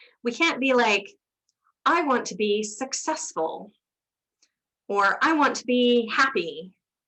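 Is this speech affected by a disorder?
No.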